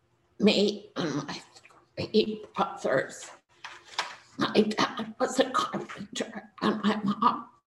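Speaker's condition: Spasmodic dysphonia; trouble speaking during talk

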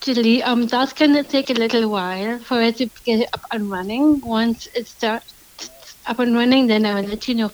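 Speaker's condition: Down syndrome

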